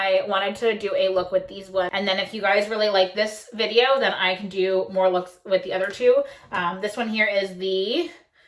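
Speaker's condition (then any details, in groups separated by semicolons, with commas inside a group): No condition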